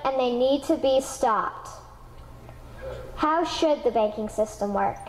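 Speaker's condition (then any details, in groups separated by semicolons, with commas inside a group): No condition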